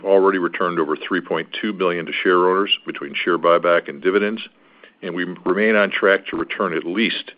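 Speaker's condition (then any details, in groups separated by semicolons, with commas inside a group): No condition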